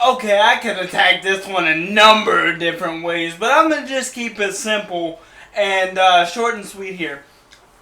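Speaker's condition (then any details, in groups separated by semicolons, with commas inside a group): Cerebral palsy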